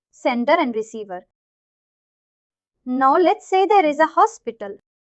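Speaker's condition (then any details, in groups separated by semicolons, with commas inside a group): No condition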